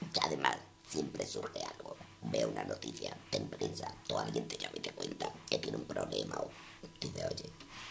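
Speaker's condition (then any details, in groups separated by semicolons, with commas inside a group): Total laryngectomy; laryngeal cancer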